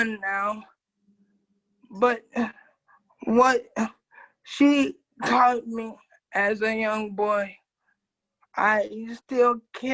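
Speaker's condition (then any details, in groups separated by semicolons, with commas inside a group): Cerebral palsy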